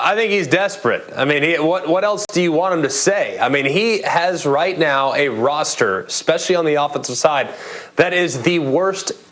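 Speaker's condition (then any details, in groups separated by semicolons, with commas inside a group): No condition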